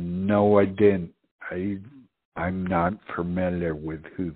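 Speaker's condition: Speech impediment; uncoordinated movement

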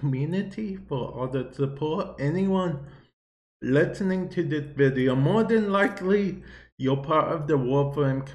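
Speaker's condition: Cerebral palsy; affects speech a bit

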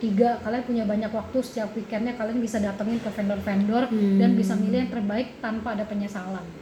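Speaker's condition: No condition

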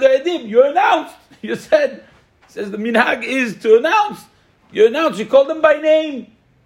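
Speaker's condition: No condition

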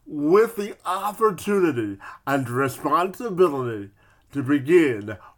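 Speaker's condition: Cerebral palsy; cerebral palsy from birth, severe, at age 9 doctor said would never walk

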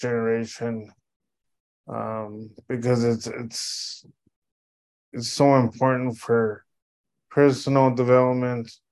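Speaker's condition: Cerebral palsy; wheelchair from age 5

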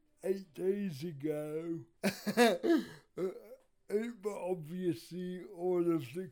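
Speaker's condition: Cerebral palsy; wheelchair user

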